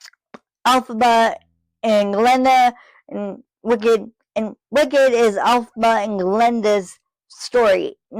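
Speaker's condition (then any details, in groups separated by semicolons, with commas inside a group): Cerebral palsy, spastic; from birth, muscle spasms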